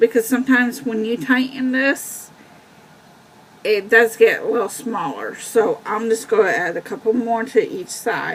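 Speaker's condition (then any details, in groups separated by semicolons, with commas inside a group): Cerebral palsy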